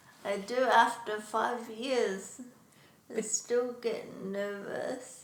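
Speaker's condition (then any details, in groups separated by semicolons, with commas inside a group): Traumatic brain injury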